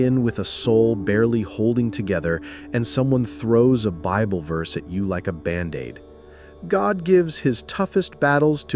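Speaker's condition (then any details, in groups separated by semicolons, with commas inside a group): No condition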